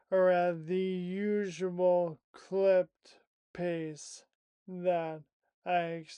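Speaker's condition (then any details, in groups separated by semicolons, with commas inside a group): Primary lateral sclerosis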